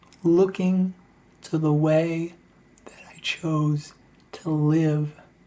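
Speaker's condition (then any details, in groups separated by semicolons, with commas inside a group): ALS; struggles to breathe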